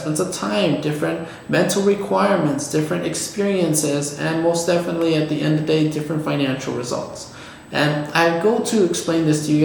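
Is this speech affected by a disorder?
No.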